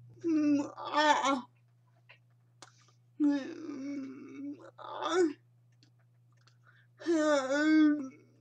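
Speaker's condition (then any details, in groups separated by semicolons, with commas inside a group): Cerebral palsy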